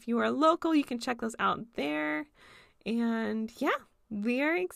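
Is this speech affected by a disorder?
No.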